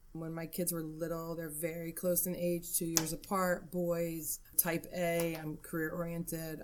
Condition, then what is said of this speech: No condition.